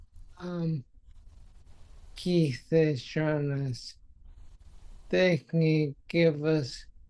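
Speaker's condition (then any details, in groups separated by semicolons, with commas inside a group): Multiple sclerosis; muscle relaxants, very tired; voice awkward, relaxants make voice harder to control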